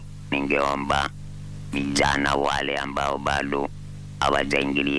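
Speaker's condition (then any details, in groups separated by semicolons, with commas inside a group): Throat cancer; survivor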